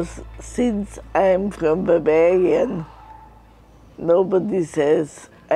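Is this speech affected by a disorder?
Yes: multiple sclerosis; may be slower.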